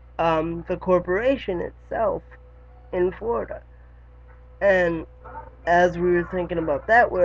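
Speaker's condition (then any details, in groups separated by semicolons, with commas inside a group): Cerebral palsy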